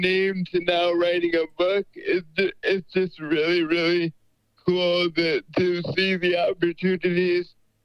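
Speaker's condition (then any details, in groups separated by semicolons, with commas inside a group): Cerebral palsy; uses wheelchair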